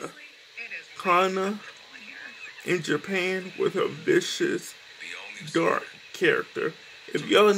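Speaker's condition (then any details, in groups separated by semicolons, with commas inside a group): Cerebral palsy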